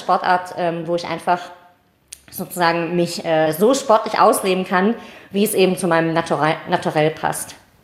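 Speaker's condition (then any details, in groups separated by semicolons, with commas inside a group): Cleft palate, mild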